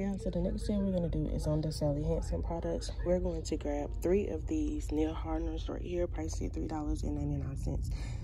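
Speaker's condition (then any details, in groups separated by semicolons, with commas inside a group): No condition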